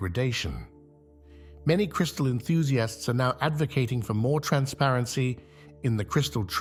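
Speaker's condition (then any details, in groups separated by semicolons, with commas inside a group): No condition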